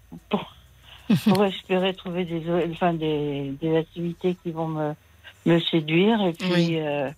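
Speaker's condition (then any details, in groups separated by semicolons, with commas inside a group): Parkinson's disease; onset age 53 with fine thumb-index tremor, deep brain stimulation electrodes, rechargeable stimulator box above chest; some difficulty speaking, host offers help and explains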